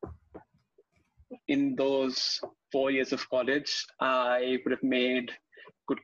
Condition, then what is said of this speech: Stuttering. In my personal view, having the stammer is not something which was there in my control, but working on it and reducing that stammer is something which I can do.